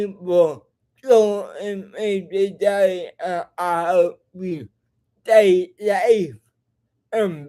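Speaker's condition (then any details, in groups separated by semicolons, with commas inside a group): Cerebral palsy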